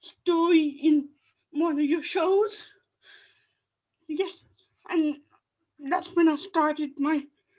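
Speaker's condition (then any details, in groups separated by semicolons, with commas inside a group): Cerebral palsy; speech difficulty, very poor handwriting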